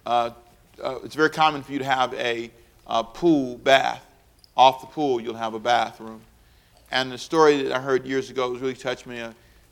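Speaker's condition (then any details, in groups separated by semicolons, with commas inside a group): No condition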